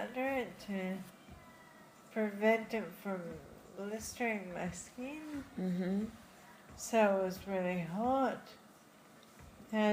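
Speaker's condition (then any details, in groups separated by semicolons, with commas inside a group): Friedreich's ataxia; diagnosed in childhood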